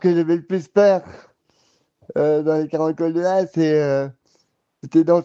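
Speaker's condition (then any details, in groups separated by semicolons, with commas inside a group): Cerebral palsy; cerebral palsy causing quadriplegia since birth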